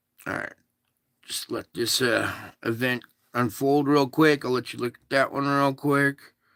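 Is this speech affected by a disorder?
No.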